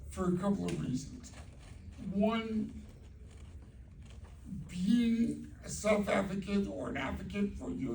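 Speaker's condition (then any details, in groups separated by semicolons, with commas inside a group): Cerebral palsy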